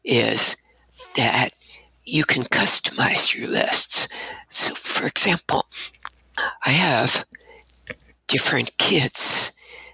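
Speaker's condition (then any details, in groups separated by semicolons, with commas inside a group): Abductor spasmodic dysphonia; significant vocal tremor since last surgery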